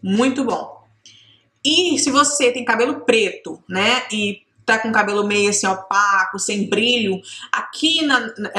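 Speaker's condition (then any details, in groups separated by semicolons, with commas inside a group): No condition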